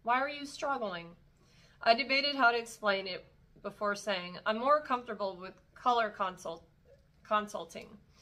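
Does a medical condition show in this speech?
No.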